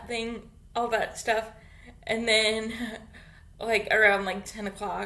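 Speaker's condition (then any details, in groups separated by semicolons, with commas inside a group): Cerebral palsy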